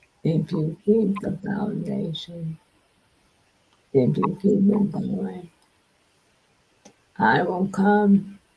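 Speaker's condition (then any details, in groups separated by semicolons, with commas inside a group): Multiple sclerosis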